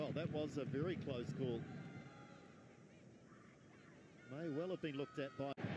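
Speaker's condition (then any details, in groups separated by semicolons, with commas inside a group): No condition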